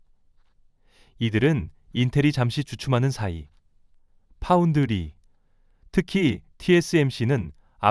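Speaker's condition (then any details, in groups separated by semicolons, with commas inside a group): No condition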